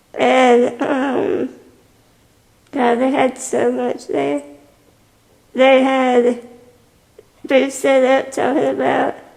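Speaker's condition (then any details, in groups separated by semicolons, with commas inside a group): Spinal muscular atrophy type 2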